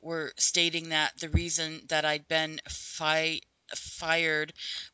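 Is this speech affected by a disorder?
Yes: stuttering; stuttering first remembered around age five, covert most of adult life, open about it for about 4 years; stutters openly, discloses stuttering at work and to students, lets stuttering come out; hid stuttering by avoiding talking and switching words, later slipping out more; here repeated sounds, prolonged sounds, blocks.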